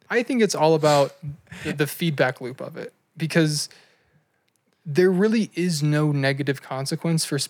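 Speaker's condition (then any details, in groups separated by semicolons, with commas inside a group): No condition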